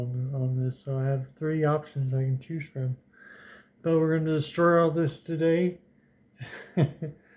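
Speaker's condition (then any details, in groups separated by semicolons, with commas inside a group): Parkinson's disease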